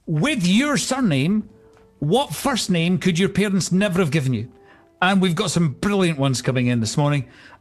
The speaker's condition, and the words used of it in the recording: No condition.